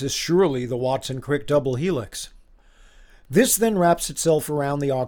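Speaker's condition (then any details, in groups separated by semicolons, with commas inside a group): No condition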